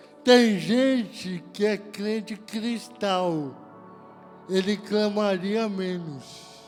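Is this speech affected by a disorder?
Yes: cerebral palsy.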